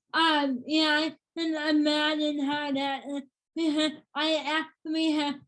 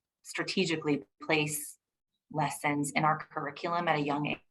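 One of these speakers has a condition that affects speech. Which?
The first: cerebral palsy; right side partly paralyzed, back surgery improved right-side movement; diagnosed at age 2.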